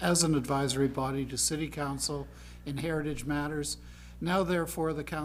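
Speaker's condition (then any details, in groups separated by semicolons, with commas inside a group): No condition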